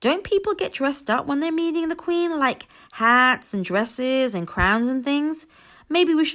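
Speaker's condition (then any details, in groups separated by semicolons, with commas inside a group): No condition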